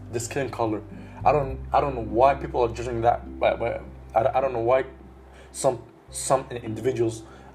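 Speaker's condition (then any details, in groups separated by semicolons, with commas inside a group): Stuttering; long-standing stutter; stuttering a lot during recording; worse when talking too fast; repeated sounds, repeated words, prolonged sounds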